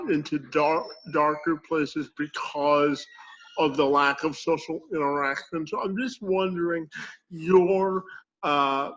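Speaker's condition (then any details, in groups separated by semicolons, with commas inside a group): Cerebral palsy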